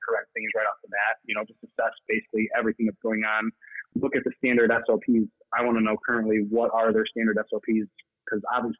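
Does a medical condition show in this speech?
No.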